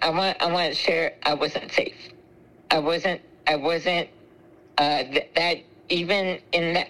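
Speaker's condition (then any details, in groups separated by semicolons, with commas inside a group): Spinal muscular atrophy; congenital, terminal, given 10 years to live, feeding tube, ventilator, cough assist, suction machine, nebulizers, CPT vest; night ventilator 13 hours, lung medications every 4 hours, no breathing treatment 48 hours, oxygen standby; trouble chewing and swallowing, high choking risk, secretions stay in lungs, fluids via feeding tube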